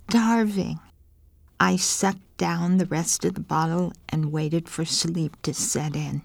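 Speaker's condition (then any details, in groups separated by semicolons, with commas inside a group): No condition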